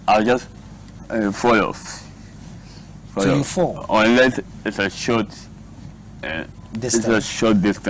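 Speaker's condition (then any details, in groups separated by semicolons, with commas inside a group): Cerebral palsy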